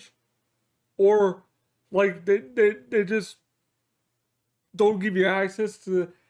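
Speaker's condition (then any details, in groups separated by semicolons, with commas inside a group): Cerebral palsy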